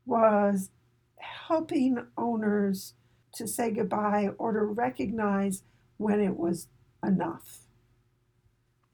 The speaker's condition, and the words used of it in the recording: None; typical speech.